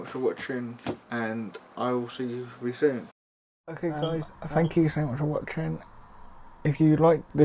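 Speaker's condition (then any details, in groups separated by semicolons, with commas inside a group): Cerebral palsy; mild, affects muscles and speech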